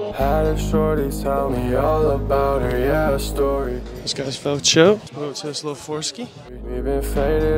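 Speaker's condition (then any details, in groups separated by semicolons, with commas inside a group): No condition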